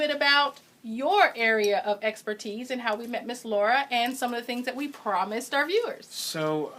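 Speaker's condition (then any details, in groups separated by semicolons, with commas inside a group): No condition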